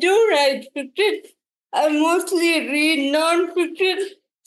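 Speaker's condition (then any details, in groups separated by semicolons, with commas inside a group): Cerebral palsy; diagnosed at 6 months old, quadriplegic; needs daily help with basic tasks like dressing and making food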